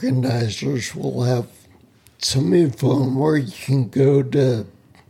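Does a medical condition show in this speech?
Yes: spinocerebellar ataxia; rare neuromuscular disease, mobility challenged; speech impediment.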